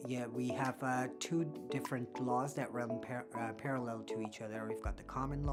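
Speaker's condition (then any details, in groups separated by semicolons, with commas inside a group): No condition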